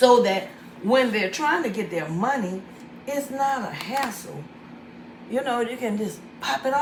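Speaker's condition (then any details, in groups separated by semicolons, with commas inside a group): No condition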